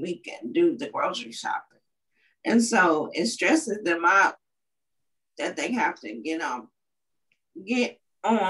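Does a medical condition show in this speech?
Yes: cerebral palsy; uses wheelchair.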